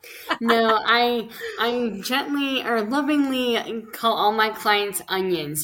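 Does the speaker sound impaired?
Yes: cleft lip and palate; speech therapy.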